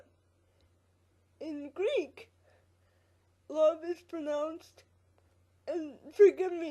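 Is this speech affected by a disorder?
Yes: quadriplegic cerebral palsy.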